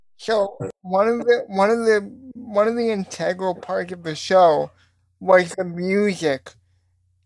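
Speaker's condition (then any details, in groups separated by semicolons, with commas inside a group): Cerebral palsy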